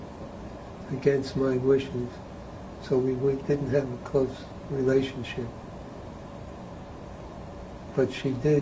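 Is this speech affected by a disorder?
Yes: Parkinson's disease.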